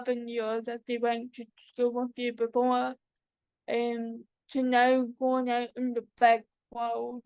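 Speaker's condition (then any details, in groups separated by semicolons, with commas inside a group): Cerebral palsy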